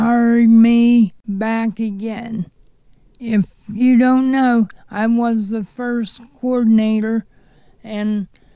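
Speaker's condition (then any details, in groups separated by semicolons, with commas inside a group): Cerebral palsy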